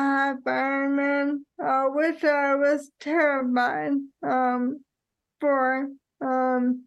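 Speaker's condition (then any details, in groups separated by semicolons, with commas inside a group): ALS; onset with a finger not working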